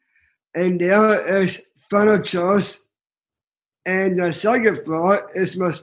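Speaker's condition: Down syndrome

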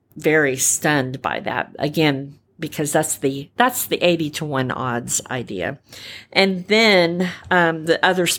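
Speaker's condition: Repaired cleft palate; no cleft lip

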